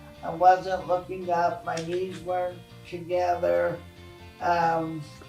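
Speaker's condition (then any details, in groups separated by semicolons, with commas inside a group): Cerebral palsy; achilles tendon lengthening, corrective surgeries last year; recovering from surgeries, wheelchair racing; poor swallowing in childhood, speech was not expected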